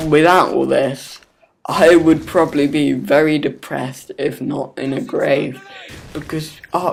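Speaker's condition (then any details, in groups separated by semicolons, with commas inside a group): Cerebral palsy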